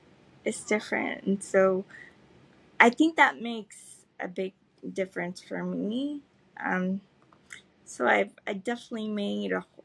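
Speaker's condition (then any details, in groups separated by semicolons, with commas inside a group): Cerebral palsy, spastic; able to speak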